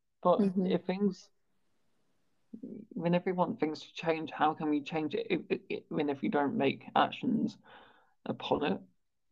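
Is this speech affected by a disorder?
Yes: stammer; mild stammer; barely noticeable on Zoom and Teams calls, more conscious of stammering at work than with friends; here prolonged sounds.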